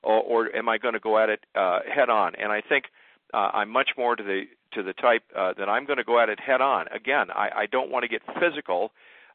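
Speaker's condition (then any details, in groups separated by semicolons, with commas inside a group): No condition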